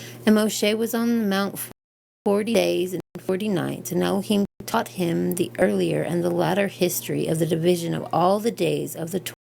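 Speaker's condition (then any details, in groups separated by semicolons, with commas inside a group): No condition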